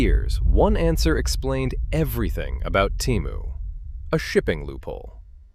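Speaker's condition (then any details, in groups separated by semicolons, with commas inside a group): No condition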